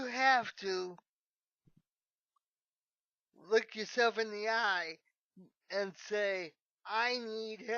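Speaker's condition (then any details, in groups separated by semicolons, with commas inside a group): Cerebral palsy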